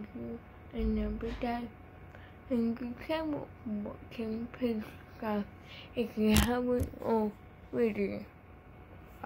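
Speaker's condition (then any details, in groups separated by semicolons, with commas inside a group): Cerebral palsy; from birth, delivery timing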